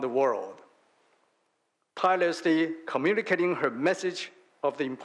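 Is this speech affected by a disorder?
No.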